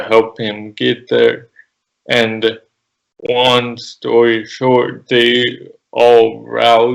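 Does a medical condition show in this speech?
Yes: cerebral palsy.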